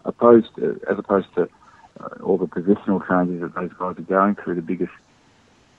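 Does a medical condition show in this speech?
No.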